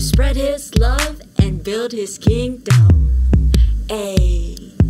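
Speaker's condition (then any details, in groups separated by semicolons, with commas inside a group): No condition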